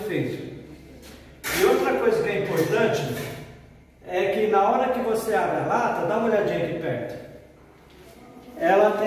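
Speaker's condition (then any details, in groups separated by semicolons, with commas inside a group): No condition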